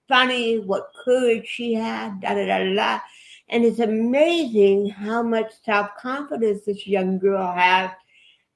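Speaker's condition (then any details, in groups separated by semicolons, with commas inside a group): Cerebral palsy; present since at least age 11 or 12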